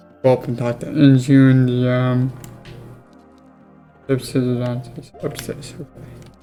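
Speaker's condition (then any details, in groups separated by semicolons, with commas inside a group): Cerebral palsy; affects legs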